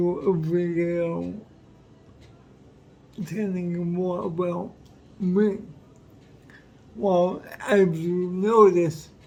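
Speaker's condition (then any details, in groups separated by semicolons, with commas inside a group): Cerebral palsy; affects whole body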